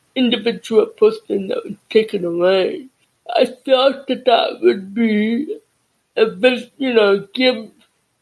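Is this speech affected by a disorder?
Yes: cerebral palsy and deafness; cerebral palsy from birth.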